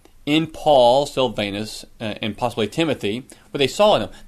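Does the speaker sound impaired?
No.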